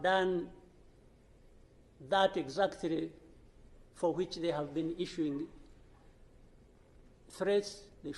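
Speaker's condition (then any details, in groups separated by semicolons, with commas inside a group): No condition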